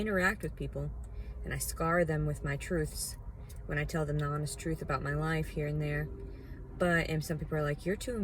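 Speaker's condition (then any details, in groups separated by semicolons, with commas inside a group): No condition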